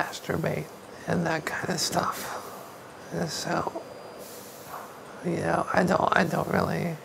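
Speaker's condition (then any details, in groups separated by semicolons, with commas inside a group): ALS; young man, hospital bed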